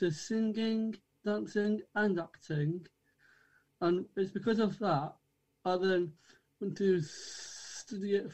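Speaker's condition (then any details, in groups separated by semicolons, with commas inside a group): Down syndrome; from birth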